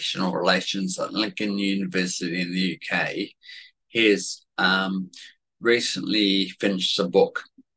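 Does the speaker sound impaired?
Yes: cerebellar atrophy, genetic; speech affected, worse with tiredness or stress, worse today than usual.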